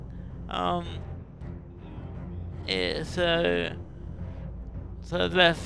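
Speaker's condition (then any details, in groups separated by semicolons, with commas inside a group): Cerebral palsy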